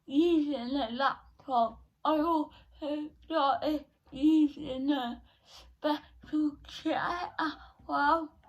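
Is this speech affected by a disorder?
Yes: cerebral palsy; not quadriplegic.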